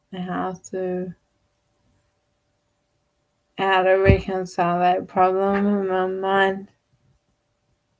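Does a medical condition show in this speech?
Yes: Friedreich's ataxia; wheelchair user.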